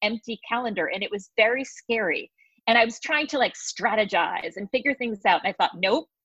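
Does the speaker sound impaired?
No.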